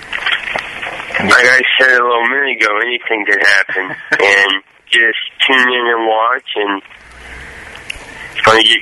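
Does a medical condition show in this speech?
Yes: cerebral palsy; symptoms much milder than the character's, no crutches in real life; less stutter than the character portrayed.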